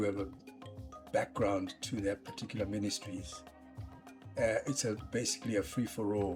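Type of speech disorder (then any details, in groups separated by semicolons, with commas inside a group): None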